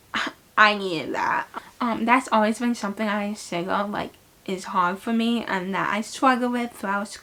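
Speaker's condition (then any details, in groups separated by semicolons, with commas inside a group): Cerebral palsy; had speech therapy at school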